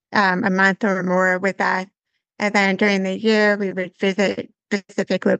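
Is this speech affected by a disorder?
Yes: severe to profound hearing loss; congenital, cochlear implant one side.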